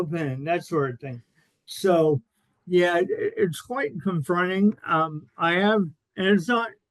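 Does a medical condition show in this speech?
Yes: cerebral palsy.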